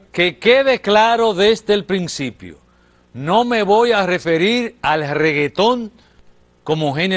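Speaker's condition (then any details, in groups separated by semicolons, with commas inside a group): No condition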